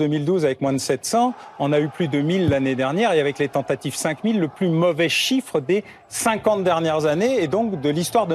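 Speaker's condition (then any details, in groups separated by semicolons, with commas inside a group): No condition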